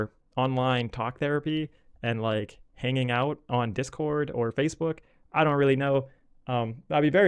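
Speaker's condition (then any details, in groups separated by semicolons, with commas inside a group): No condition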